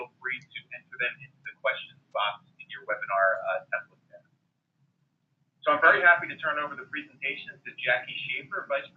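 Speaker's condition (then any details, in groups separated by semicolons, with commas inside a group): No condition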